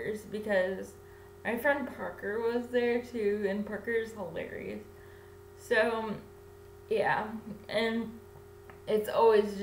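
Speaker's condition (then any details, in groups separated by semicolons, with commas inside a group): Cerebral palsy; infant ventilator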